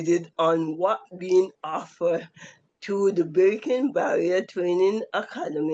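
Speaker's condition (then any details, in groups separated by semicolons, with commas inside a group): Cerebral palsy; affects voice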